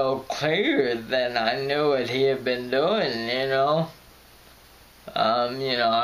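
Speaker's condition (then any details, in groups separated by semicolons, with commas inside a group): Friedreich's ataxia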